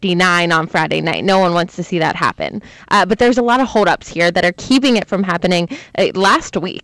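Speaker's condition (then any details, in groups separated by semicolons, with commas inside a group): No condition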